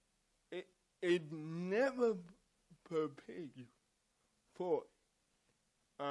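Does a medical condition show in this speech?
Yes: cerebral palsy; from birth.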